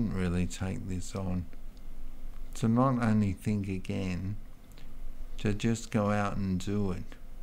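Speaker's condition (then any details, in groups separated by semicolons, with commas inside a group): Multiple sclerosis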